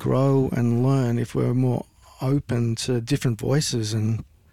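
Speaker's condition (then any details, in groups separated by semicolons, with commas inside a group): No condition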